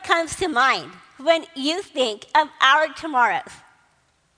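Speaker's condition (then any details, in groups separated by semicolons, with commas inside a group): Down syndrome; present from birth, diagnosed before birth; speech described as moving and eloquent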